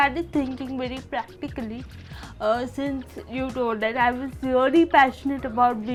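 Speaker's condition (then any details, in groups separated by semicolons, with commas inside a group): Cerebral palsy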